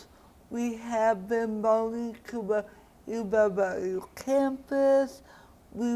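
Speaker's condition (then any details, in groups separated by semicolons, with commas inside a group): Cerebral palsy; diagnosed around age one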